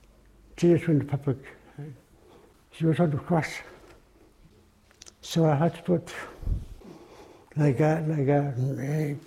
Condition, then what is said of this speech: Parkinson's disease. Because I'm sick, I got Parkinson's. Yeah. I have a hard time talking.